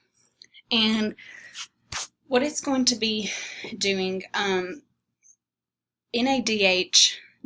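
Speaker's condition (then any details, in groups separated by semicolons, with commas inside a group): No condition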